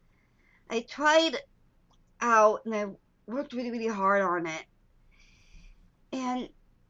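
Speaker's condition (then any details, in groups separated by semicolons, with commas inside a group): Down syndrome; walked later than other children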